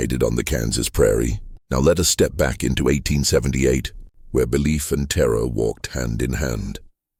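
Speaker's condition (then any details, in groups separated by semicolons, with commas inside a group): No condition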